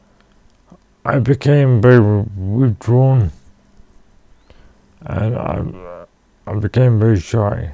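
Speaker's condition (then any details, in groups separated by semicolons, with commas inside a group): Cerebral palsy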